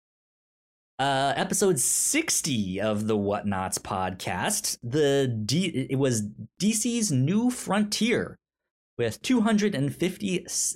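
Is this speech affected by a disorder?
Yes: stutter; stutter when talking; here repeated sounds.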